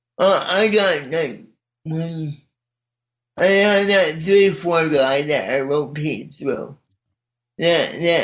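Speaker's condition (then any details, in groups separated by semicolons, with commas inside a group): Cerebral palsy; spastic type, right side only; speech not affected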